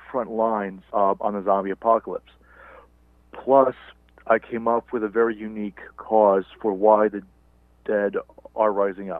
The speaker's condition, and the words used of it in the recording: Stuttering. I have a stutter, but I love to talk.